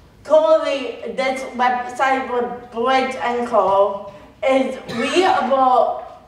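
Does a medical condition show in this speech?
Yes: cerebral palsy; phone speech misunderstood.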